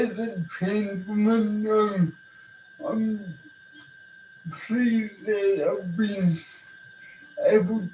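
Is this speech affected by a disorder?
Yes: cerebral palsy.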